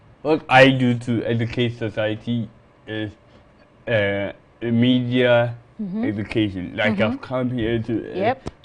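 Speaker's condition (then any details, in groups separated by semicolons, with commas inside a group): Cerebral palsy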